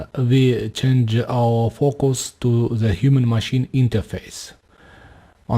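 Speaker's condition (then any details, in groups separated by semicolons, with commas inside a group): No condition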